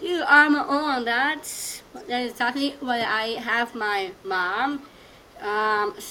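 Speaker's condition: Down syndrome; congenital

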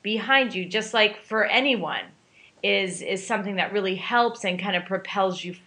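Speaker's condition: No condition

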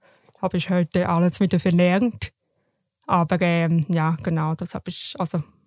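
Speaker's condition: Deafness; congenital profound hearing loss to deafness, detected at age one in hospital, later cochlear implant; raised oral, intensive hearing and speech therapy, lip reading, felt therapist's vibrations to learn sounds

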